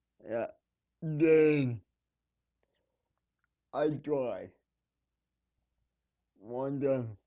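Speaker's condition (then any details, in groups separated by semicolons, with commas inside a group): Cerebral palsy; needs help at night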